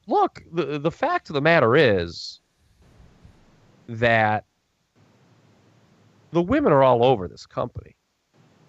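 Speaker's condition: No condition

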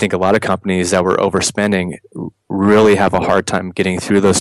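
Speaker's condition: No condition

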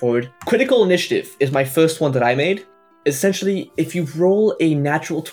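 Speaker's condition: No condition

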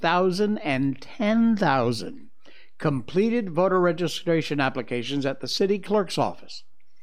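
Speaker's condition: No condition

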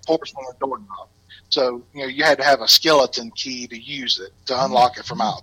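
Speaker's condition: No condition

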